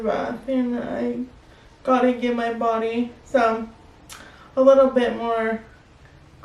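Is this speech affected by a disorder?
Yes: spastic quadriplegic cerebral palsy.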